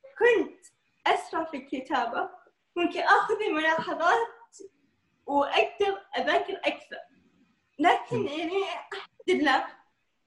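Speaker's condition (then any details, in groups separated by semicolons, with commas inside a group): Cerebral palsy; mild cerebral palsy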